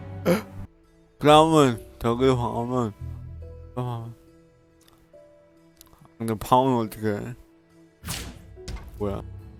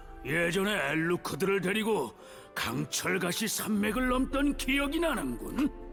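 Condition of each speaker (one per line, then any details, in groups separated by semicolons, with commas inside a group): Brain lesion disability
No condition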